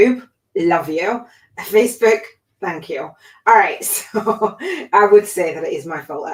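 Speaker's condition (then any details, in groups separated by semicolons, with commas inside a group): No condition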